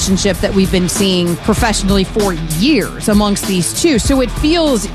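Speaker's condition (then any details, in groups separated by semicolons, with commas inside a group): No condition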